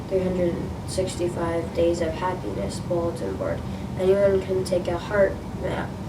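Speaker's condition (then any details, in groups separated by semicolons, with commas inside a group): No condition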